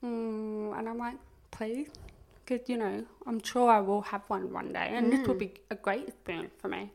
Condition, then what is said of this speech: Deafness. All my life, I think a lot of people mentioned or labelled me as hearing impaired because I could talk.